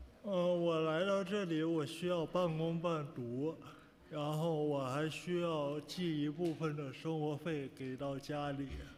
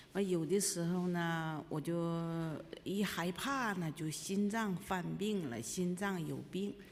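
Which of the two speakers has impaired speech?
The first: cerebral palsy; birth oxygen deprivation; speech impediment, needs extra time, uses interpreter.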